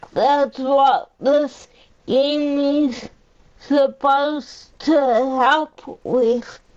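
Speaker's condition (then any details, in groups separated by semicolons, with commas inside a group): Cerebral palsy; powerchair user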